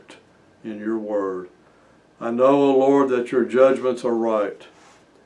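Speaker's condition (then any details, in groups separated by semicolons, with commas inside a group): No condition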